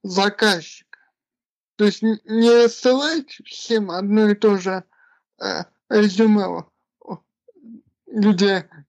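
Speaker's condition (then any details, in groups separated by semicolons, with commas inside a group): Cerebral palsy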